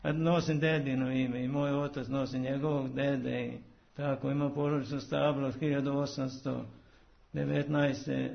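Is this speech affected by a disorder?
Yes: Parkinson's disease; walks about 8 km daily, very active, reports no difficulties from the illness.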